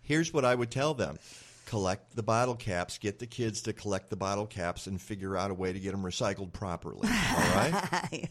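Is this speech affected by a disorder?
No.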